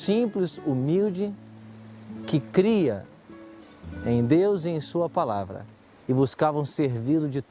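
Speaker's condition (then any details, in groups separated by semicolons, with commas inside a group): No condition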